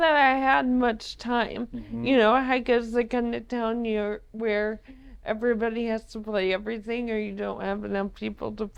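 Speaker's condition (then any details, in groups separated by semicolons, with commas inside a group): ALS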